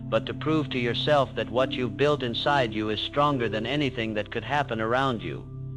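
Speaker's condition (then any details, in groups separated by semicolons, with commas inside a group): No condition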